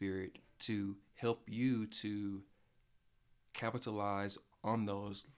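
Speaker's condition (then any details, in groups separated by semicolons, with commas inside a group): Stuttering; only stutterer on either mother's or father's side of family; still stutters; stutters when talking, speech problem audible, cannot be hidden when speaking; prolonged sounds, blocks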